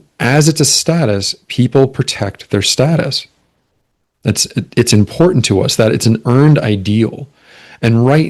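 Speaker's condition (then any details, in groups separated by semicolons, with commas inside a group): No condition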